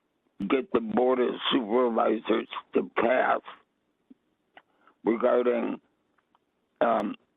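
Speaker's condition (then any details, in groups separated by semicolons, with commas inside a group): Vocal cord cancer; difficulty speaking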